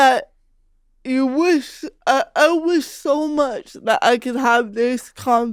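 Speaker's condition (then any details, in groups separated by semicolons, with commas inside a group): Cerebral palsy; speech sounds unusual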